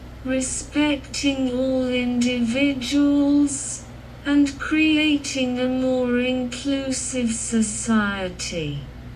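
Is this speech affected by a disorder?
Yes: cerebral palsy.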